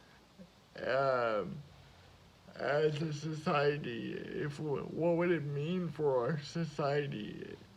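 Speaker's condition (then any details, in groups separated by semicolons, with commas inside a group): Cerebral palsy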